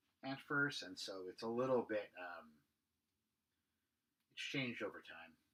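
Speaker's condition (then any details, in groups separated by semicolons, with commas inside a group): No condition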